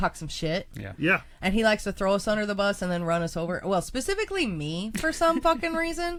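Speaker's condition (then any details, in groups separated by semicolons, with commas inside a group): No condition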